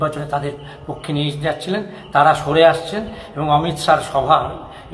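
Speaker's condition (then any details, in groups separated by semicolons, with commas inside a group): No condition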